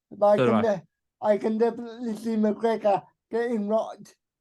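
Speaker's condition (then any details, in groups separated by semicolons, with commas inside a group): Cerebral palsy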